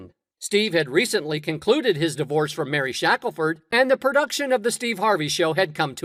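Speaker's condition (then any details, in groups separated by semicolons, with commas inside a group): No condition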